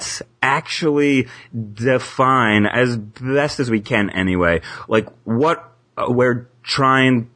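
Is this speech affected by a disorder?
Yes: stuttering; person who stutters; in psychotherapy, helping with letting go and accepting stuttering; stutter-like tension when signing own name, worse under pressure or with people watching; here prolonged sounds.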